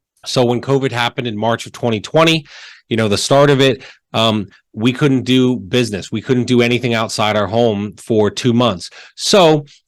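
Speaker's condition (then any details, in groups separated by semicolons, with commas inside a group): No condition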